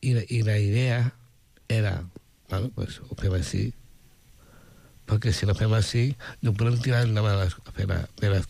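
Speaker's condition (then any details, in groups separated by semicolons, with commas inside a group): Down syndrome; intellectual disability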